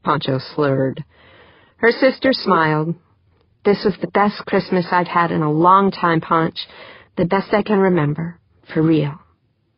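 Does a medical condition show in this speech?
No.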